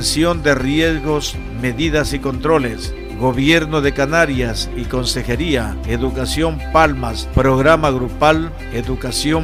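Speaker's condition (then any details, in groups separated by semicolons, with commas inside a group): No condition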